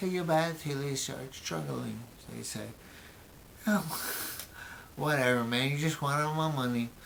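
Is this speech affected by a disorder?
Yes: brain injury; memory greatly affected.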